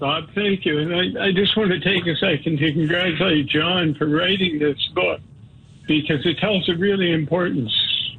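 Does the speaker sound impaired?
Yes: Parkinson's disease; onset at 52, levodopa controls tremor but causes dyskinesia, deep brain stimulation chosen to avoid heavy levodopa; deep brain stimulation highly successful; condition affects voice and every movement over time.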